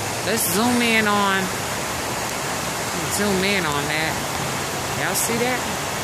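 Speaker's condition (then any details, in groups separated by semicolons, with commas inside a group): No condition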